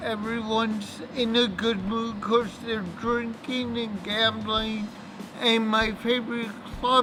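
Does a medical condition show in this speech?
Yes: cerebral palsy.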